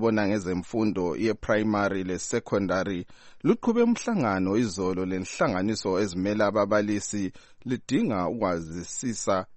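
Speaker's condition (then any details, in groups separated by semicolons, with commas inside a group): No condition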